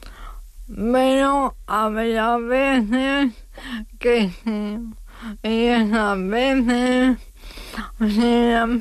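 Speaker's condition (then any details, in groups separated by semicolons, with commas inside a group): ALS; diagnosed at about age 35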